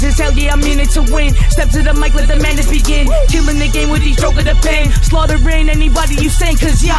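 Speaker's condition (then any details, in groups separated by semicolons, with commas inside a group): No condition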